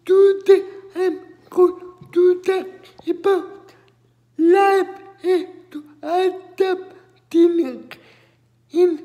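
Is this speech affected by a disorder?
Yes: cerebral palsy.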